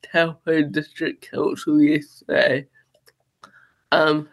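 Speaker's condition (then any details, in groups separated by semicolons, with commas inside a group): Cerebral palsy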